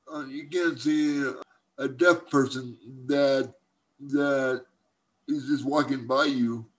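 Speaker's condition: Cerebral palsy; from birth, uses wheelchair, visual perceptual problem from cerebral palsy, strong startle to loud noises; stutters, noticed own stutter during recording, apologized for stuttering

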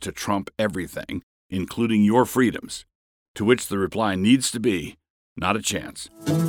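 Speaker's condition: No condition

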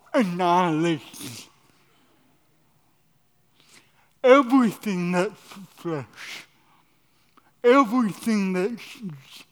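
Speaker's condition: Cerebral palsy

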